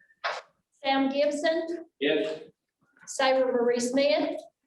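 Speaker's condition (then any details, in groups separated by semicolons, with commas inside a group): No condition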